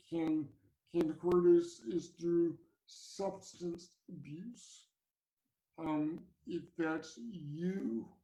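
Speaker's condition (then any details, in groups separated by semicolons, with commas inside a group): Cerebral palsy; from birth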